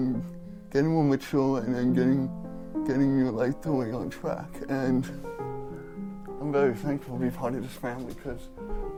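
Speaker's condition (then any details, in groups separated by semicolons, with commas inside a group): Cerebral palsy; from birth, motor impairment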